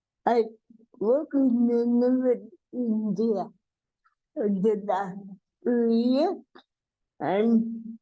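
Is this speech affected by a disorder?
Yes: cerebral palsy.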